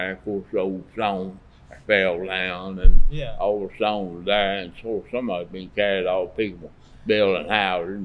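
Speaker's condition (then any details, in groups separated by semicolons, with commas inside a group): Parkinson's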